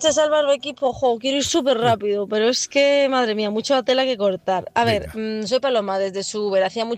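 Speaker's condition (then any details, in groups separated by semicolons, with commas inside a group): No condition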